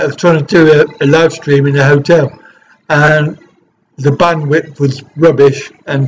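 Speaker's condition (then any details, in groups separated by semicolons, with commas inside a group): Cerebral palsy; back surgery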